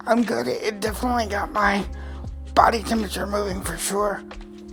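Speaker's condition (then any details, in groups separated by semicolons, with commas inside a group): Cerebral palsy; lifelong power wheelchair use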